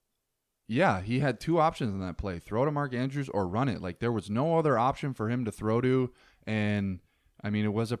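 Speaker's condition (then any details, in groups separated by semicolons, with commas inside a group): No condition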